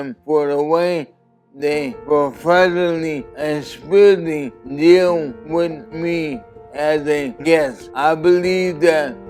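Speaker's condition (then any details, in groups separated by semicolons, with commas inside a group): ALS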